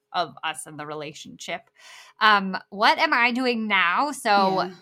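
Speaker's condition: Bilateral cleft lip and palate

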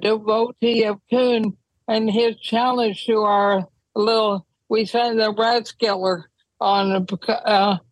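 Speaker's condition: ALS; wheelchair use when traveling

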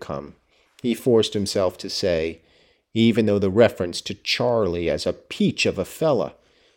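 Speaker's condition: No condition

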